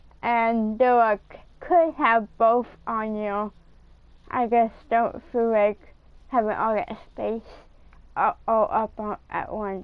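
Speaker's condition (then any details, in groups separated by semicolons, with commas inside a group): Cerebral palsy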